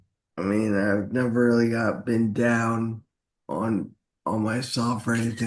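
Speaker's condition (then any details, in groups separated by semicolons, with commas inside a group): Traumatic brain injury; accident after combat flight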